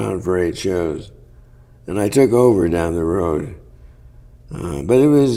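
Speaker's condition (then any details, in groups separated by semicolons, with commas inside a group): Parkinson's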